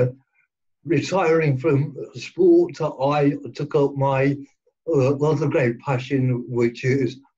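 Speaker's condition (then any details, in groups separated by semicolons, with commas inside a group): Cerebral palsy; present from birth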